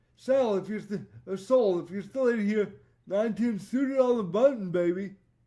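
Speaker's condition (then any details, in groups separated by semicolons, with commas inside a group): Cerebral palsy; voice tone sometimes odd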